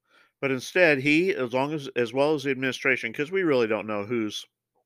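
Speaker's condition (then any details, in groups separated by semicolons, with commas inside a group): No condition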